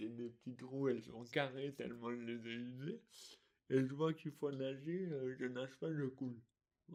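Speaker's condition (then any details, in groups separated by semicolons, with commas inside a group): Dystonia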